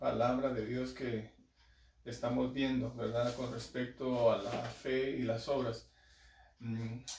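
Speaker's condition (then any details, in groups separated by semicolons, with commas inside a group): No condition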